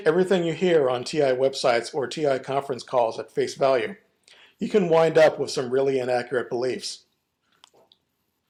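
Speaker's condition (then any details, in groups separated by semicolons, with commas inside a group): No condition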